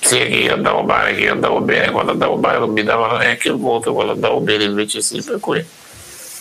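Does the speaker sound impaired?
Yes: Duchenne muscular dystrophy; genetic Duchenne muscular dystrophy, diagnosed around age six and a half; ventilator enables speaking and more autonomous breathing.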